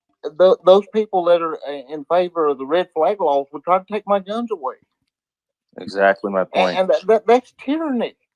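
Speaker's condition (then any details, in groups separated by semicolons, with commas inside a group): Cerebral palsy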